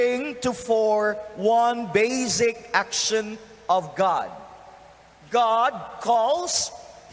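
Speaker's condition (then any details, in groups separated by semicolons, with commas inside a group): No condition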